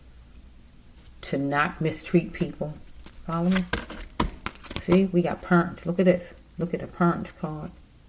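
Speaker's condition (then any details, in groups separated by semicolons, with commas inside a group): No condition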